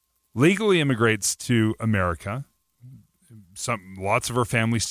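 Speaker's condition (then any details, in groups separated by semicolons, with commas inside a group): No condition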